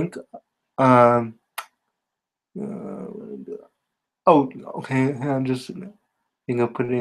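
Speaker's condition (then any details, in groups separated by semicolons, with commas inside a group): Spastic quadriplegia cerebral palsy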